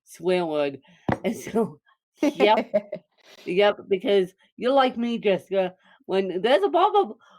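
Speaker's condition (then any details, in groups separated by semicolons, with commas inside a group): Cerebral palsy, mixed, moderate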